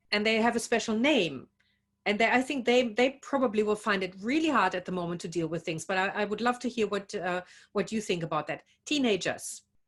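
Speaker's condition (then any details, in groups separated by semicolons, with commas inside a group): No condition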